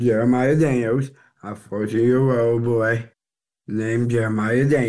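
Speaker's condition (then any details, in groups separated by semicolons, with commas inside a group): Down syndrome; teen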